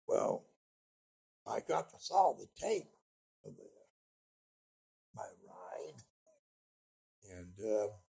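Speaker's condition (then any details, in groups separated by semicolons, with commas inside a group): Speech impediment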